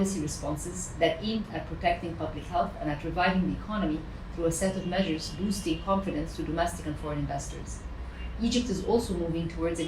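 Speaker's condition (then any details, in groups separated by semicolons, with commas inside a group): No condition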